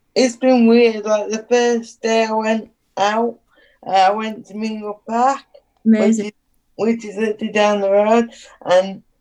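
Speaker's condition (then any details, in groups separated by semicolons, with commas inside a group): Cerebral palsy; needs adapted housing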